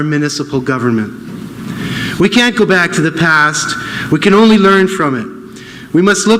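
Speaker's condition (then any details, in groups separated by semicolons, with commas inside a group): No condition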